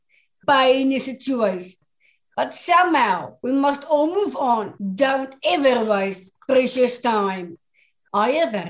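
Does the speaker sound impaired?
Yes: Down syndrome; extra chromosome 21, congenital, present since birth, a little slower than others; age 40; English is second language.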